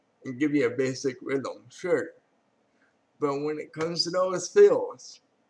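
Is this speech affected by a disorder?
Yes: cerebral palsy.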